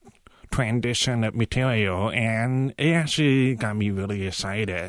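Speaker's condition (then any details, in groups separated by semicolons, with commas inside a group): Profound deafness; cochlear implants received at age 18, interpreter used on Project Runway; uses cochlear implants, now hears sounds such as rain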